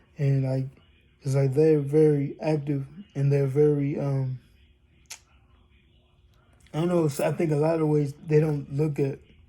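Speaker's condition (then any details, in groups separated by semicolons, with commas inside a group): Cerebral palsy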